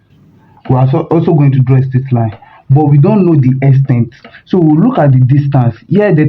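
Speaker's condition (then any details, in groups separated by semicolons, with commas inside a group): No condition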